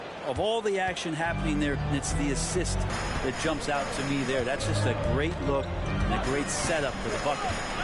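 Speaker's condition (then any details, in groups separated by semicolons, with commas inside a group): No condition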